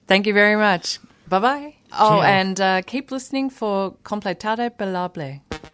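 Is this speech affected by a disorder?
No.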